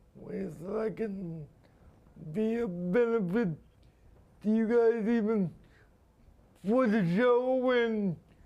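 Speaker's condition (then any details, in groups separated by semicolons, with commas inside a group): Spastic quadriplegia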